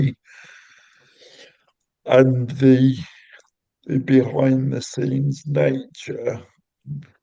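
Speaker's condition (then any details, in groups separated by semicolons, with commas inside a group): Cerebral palsy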